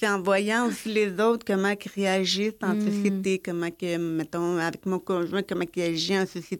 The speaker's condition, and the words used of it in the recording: Deafness. Fait que c'est ça que le problème avec les gens en société, avec une personne malentendante comme moi, qui est capable de parler, capable de communiquer, ben oui.